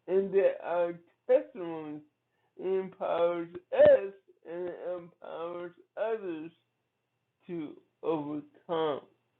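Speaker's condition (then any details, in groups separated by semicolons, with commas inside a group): Cerebral palsy; from birth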